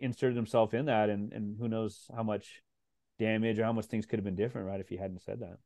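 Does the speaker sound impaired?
No.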